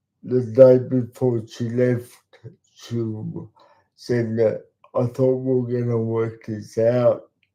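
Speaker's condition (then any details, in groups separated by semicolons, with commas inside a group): Cerebral palsy; talks slowly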